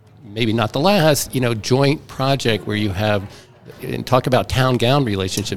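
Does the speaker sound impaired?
No.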